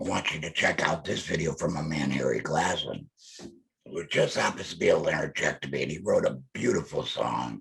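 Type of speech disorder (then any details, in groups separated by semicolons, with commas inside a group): Electrolarynx speech; laryngectomy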